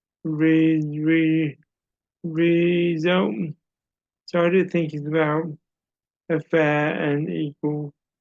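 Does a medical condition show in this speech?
Yes: cerebral palsy; audible speech impairment.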